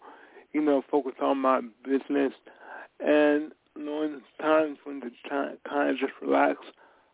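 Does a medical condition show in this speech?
Yes: cerebral palsy; from birth.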